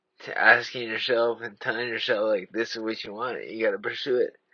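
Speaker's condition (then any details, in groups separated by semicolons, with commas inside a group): Traumatic brain injury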